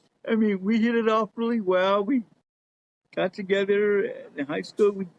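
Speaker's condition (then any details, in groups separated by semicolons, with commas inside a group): Cerebral palsy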